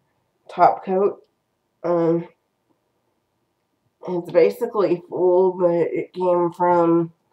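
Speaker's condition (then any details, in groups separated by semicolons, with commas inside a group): Cerebral palsy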